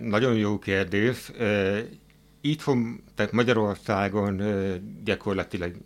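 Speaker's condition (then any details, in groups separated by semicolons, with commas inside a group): Hearing impairment; wears hearing aids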